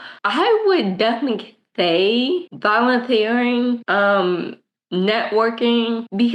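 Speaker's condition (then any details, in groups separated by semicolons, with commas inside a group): Cerebral palsy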